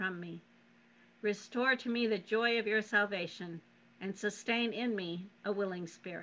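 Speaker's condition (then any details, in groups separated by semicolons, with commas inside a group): No condition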